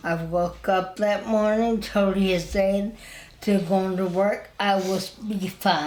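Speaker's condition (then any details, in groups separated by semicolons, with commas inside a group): Spinal ataxia; wheelchair user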